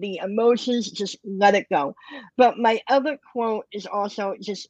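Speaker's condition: Cleft lip and palate, bilateral

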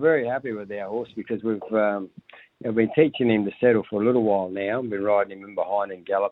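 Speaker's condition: No condition

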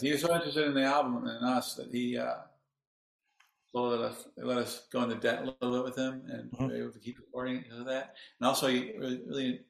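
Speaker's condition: Parkinson's disease; 19 years since

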